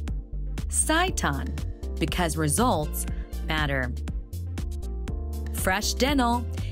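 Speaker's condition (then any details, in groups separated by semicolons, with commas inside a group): No condition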